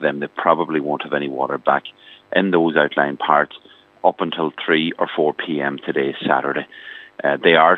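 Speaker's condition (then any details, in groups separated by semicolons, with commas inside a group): No condition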